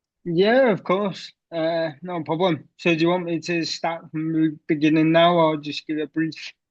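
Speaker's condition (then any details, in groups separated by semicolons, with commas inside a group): Cerebral palsy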